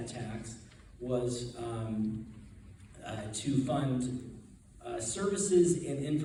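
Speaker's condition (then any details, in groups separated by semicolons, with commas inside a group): No condition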